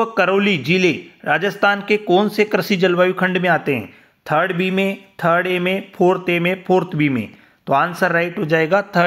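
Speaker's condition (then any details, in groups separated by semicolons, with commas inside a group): No condition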